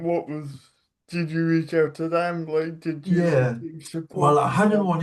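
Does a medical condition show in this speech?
Yes: cerebral palsy; swallowing changed recently, rebuilding.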